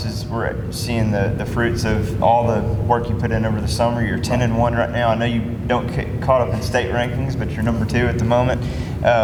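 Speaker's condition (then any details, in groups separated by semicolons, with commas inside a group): No condition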